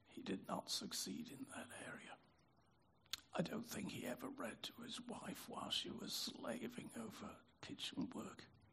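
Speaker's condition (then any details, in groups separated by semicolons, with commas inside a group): Spasmodic dysphonia; catch in voice, lost resonance, speaking hard, easier with use but tires, lost three-octave singing range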